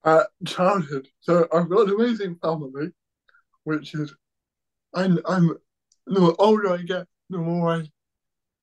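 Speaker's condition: Cerebral palsy

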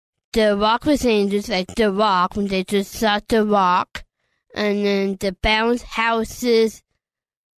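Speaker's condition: Down syndrome; age 24

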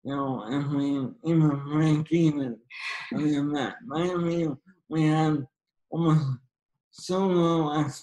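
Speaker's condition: ALS; diagnosed at 21, San Francisco ALS clinic, arm nerve issues, weak hands, trouble running, slow progressor; almost 13 years since diagnosis, wheelchair user, needs help showering, dressing and everyday tasks

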